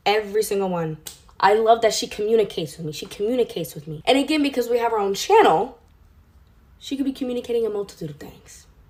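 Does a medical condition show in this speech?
No.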